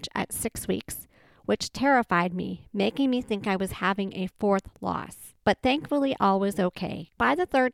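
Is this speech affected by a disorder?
Yes: cleft palate with Pierre Robin, Pierre Robin sequence, no cleft lip; congenital Pierre Robin, cleft palate without lip, one-side enlarged tongue hemangioma, three palate surgeries incl. uvula attachment; childhood sound substitutions from open palate, speech therapy through 4th-5th grade, normal since surgery near twelve.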